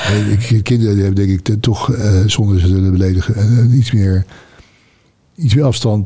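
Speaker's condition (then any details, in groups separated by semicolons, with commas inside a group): Parkinson's disease; progressive, slowly worsening, one foot wobbly and less stable, odd gait; about two years since diagnosis, boxing classes for Parkinson's patients; lip tremor that can start suddenly, jaw spasm mostly when falling asleep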